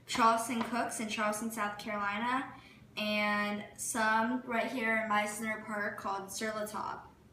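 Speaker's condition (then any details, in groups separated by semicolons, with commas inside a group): No condition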